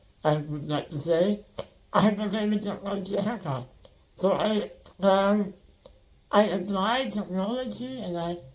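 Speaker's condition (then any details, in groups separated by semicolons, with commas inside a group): Spinal muscular atrophy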